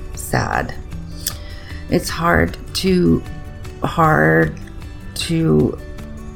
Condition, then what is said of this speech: Aphasia. My words glitch for me, and in my speech and in my writing.